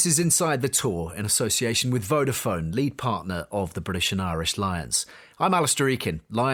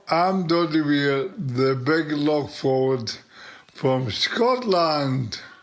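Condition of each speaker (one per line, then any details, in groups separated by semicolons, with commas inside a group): No condition
Motor neurone disease; onset in arm, terminal; four and a half years since diagnosis, needs feeding help; still able to speak, eat and drink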